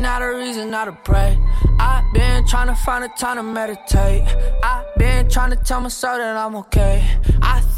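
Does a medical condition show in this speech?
No.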